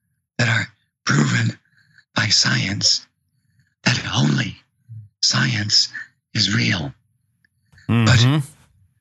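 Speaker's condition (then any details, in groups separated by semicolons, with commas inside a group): Vocal cord paralysis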